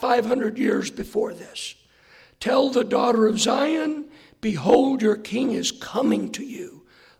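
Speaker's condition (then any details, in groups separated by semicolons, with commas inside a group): Hoarseness after vocal cord surgery; not smooth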